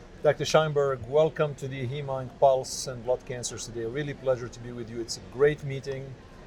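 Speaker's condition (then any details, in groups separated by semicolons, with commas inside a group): No condition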